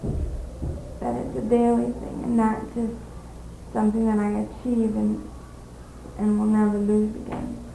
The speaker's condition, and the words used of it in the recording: Cerebral palsy. You don't leave enough pregnant pauses in your speech.